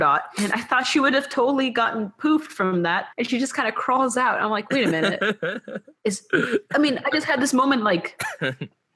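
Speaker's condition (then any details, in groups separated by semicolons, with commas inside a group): No condition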